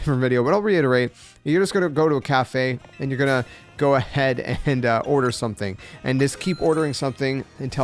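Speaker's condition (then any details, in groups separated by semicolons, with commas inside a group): No condition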